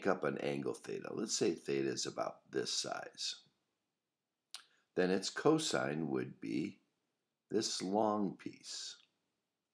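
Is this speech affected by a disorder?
No.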